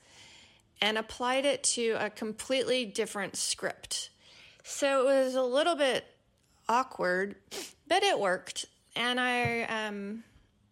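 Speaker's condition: No condition

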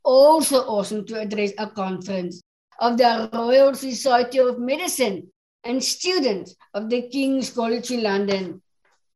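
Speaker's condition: Down syndrome; English is second language

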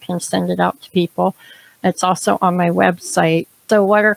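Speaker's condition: Cleft palate, severe; experimental plastic surgery

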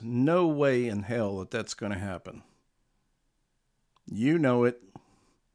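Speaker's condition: No condition

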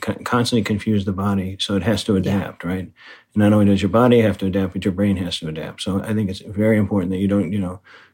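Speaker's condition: Parkinson's disease; diagnosed by neurologist

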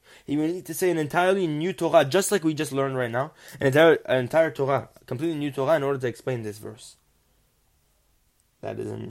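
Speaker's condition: No condition

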